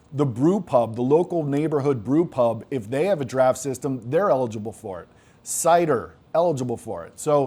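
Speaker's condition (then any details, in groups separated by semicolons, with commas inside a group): No condition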